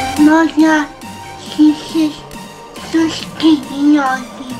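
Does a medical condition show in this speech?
Yes: cerebral palsy; cannot walk independently.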